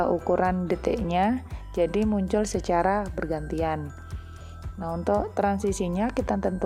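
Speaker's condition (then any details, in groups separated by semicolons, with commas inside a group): No condition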